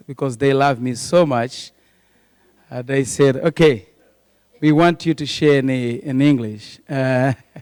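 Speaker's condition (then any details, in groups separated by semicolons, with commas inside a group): No condition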